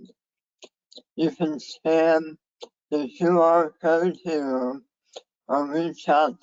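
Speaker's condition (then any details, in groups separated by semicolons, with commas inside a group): Head and neck cancer; left vagus nerve severed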